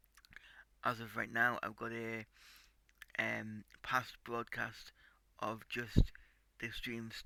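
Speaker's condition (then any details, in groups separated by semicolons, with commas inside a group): Cerebral palsy; tight muscles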